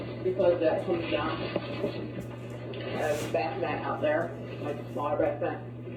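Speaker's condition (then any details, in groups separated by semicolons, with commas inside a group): No condition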